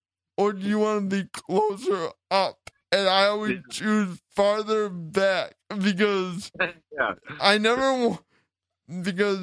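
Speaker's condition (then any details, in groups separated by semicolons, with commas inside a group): Cerebral palsy; since childhood, wheelchair user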